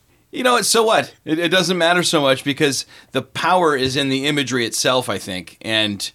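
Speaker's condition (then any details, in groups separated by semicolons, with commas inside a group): No condition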